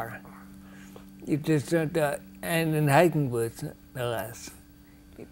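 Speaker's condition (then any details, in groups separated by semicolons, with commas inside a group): Ataxia; rare, progressive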